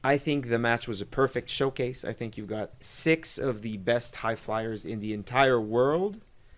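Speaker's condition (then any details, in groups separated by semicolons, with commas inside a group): No condition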